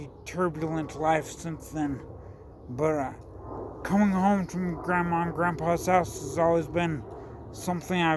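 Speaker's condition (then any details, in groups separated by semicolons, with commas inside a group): Traumatic brain injury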